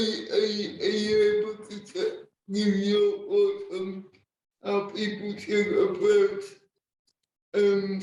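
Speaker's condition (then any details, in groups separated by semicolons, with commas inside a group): Cerebral palsy, spastic and dyskinetic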